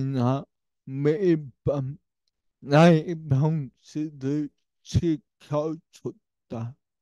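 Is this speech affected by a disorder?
Yes: brain lesion disability.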